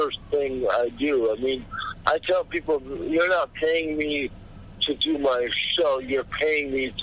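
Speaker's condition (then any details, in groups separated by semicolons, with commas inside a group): Cerebral palsy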